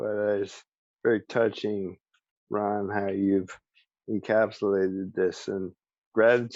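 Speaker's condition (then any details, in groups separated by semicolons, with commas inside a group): ALS; speech still preserved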